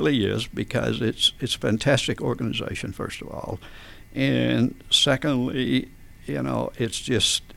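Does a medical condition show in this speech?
Yes: spasmodic dysphonia; neurologists suggested psychological cause.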